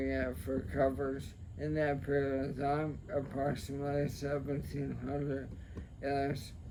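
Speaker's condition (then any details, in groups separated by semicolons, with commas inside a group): ALS, sporadic; speech affected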